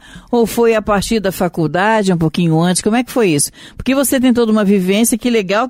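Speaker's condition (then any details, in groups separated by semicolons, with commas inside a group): No condition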